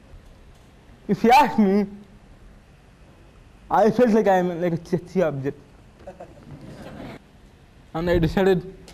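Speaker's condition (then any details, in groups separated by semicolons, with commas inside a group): Cerebral palsy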